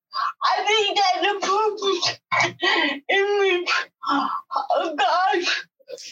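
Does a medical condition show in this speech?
Yes: cerebral palsy; wheelchair for mobility, speech impairment, job provides same interpreter daily over Zoom; others may struggle to understand, interpreter revoices her words.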